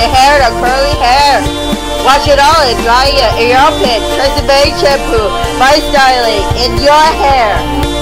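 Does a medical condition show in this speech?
No.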